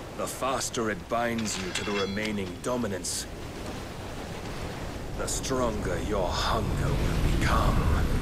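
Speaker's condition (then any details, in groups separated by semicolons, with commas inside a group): No condition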